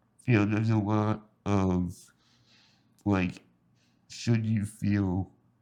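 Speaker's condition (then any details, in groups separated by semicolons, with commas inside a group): Spinal muscular atrophy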